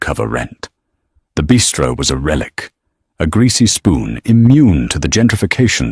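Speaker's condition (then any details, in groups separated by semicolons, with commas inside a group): No condition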